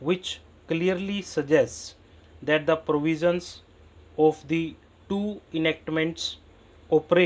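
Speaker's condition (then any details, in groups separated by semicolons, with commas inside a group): No condition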